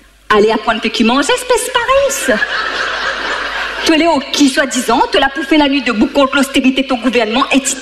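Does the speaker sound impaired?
No.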